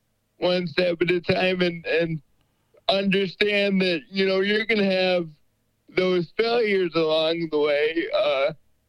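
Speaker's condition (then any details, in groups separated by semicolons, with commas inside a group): Cerebral palsy; diagnosed in early infancy after neonatal care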